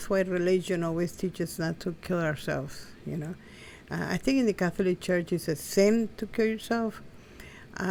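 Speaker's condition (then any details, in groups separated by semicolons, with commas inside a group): No condition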